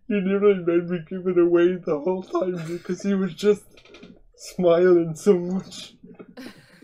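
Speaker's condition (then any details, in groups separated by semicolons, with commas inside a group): Quadriplegic cerebral palsy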